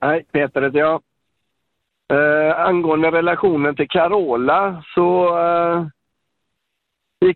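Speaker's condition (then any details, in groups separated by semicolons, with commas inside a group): No condition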